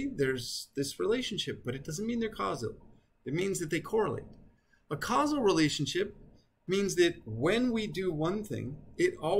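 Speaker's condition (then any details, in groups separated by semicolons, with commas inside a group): No condition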